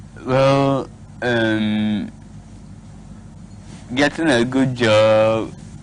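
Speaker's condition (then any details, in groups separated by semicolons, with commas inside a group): Cerebral palsy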